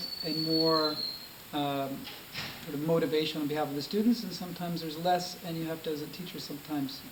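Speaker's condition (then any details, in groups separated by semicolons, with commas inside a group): No condition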